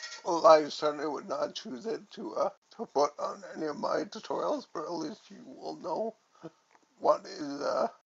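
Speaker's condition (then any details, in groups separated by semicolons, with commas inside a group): Cerebellar ataxia from brain tumour; trouble speaking, speech sounds odd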